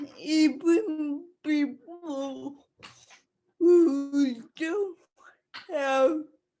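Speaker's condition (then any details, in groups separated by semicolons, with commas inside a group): Cerebral palsy; speech affected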